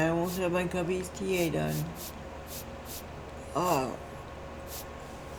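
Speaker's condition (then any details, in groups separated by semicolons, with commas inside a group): Cerebral palsy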